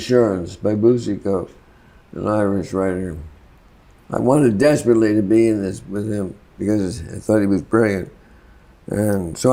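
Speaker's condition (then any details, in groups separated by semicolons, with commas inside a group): Parkinson's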